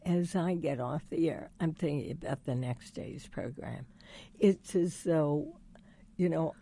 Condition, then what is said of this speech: Spasmodic dysphonia. Learn English from me because I speak so slowly, and that's a blessing.